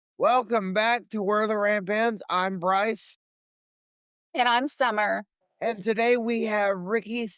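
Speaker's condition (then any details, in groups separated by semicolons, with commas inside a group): Cerebral palsy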